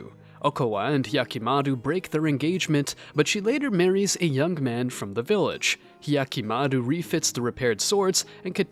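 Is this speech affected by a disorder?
No.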